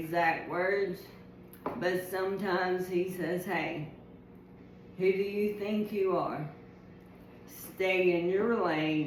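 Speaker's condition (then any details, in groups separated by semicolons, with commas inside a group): ALS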